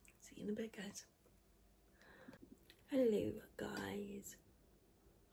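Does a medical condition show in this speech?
Yes: cerebral palsy.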